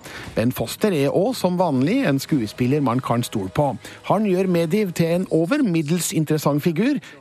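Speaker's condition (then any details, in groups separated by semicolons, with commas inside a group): No condition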